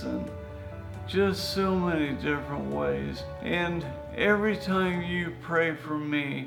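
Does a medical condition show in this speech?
Yes: ALS; throat and facial muscles affected, slurred speech, needs interpreter.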